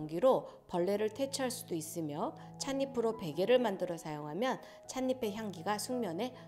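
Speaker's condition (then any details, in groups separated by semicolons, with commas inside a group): No condition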